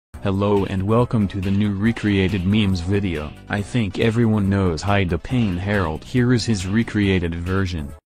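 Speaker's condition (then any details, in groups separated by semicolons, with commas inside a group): No condition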